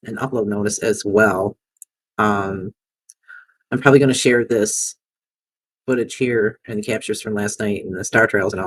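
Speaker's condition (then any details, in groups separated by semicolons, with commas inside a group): No condition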